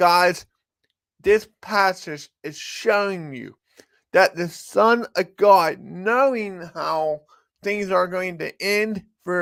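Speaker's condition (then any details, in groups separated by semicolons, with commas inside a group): Cerebral palsy; from birth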